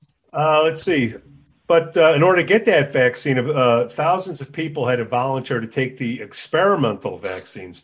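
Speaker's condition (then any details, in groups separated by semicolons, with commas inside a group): No condition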